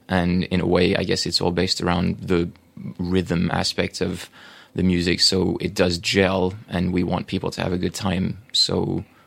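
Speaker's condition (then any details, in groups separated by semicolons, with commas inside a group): No condition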